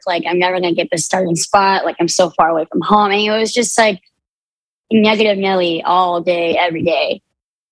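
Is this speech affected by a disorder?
Yes: cleft palate; cleft palate present from birth, 23 surgeries from birth to age 18.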